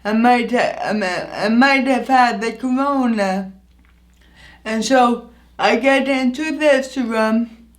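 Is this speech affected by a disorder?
Yes: anoxic brain injury; injury affects voice.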